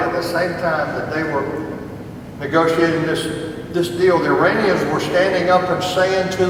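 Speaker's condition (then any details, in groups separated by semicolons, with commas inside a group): No condition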